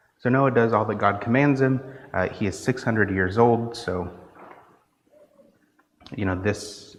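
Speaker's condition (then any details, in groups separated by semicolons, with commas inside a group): No condition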